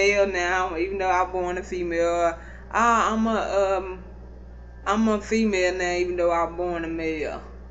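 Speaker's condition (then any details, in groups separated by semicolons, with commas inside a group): Cerebral palsy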